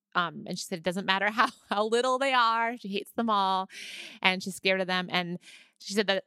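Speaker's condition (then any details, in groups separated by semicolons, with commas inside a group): No condition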